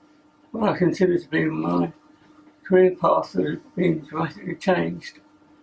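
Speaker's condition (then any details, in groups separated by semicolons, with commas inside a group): Parkinson's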